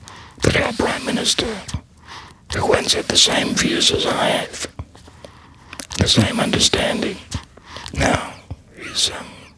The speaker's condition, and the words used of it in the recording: Laryngectomy. They said, you know, they'd almost never seen anyone speak so freely after the loss of voice.